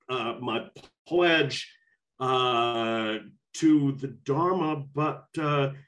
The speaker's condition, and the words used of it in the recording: Aphasia. And so it's working my aphasia, but so this really kind of connected with me with this teaching today, because I